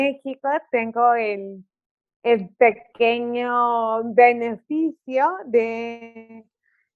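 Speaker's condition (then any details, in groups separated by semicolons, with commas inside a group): Cerebral palsy; articulation affected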